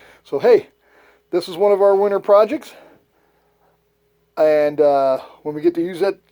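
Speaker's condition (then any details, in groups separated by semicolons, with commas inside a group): No condition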